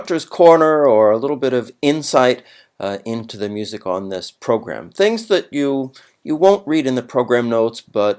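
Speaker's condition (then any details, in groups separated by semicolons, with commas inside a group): No condition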